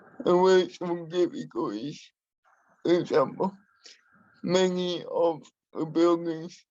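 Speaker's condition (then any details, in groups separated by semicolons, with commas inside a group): Spastic and dyskinetic cerebral palsy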